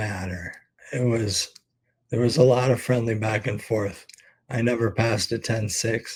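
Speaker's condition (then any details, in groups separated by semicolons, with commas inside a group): ALS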